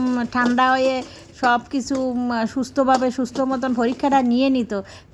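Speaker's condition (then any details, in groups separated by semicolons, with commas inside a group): No condition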